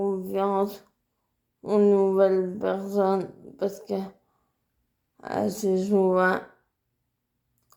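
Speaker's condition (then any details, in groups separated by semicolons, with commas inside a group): Cerebral palsy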